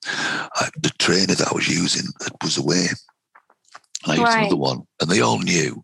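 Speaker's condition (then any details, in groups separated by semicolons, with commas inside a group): Vocal cord cancer, head and neck cancer, right vocal cord; right vocal cord carcinoma, stage three, 50 mm tumour, onset about 51, debulked not excised, chemoradiotherapy; three years out of treatment, no recurrence; normal voice kept, earlier voice croaky, weak, vanishing, breathing restricted, night choking, difficult intubation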